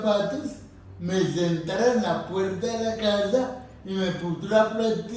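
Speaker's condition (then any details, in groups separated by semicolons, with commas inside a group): Cerebral palsy; difficulty speaking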